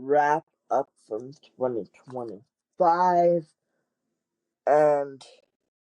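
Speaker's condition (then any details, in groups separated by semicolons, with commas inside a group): Cerebral palsy; wheelchair user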